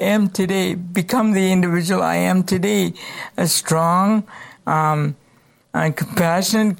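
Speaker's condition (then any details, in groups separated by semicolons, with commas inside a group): Cerebral palsy; congenital cerebral palsy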